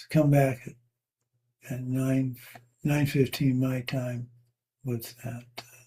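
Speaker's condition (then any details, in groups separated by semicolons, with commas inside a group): Parkinson's; tremor varies day to day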